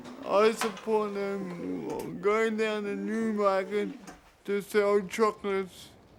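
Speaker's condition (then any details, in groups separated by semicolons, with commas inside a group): Cerebral palsy; from birth, spasticity; high needs, 24-hour care, movements effortful and draining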